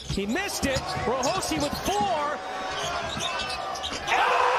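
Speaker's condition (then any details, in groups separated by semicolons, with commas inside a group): No condition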